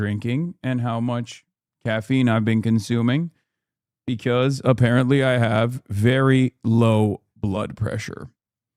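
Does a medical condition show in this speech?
No.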